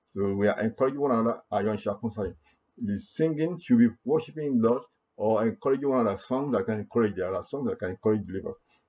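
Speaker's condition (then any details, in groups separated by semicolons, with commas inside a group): No condition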